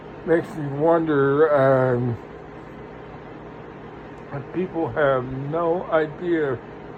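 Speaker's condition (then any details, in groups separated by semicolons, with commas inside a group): Parkinson's; speech impediment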